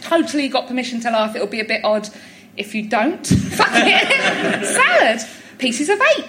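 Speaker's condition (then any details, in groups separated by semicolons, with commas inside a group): Tourette's; neurological, believed inherited, tics since about age 6, much less noticeable when younger, intensified early 20s; random phrases, occasional swearing tics, noises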